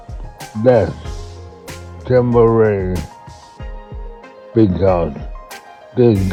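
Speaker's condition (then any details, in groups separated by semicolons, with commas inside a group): Multiple sclerosis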